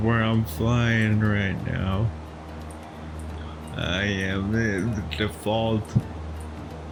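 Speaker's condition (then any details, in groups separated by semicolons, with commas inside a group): Friedreich's ataxia; genetic, nerve-related; poor dexterity, shaky movements; swallowing and speaking affected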